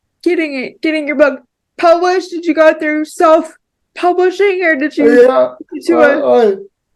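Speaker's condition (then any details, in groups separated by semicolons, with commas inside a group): Cerebral palsy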